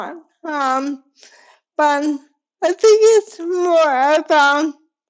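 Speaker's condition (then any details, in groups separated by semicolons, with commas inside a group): ALS; diagnosed at 33, rapid progression, cane within eight months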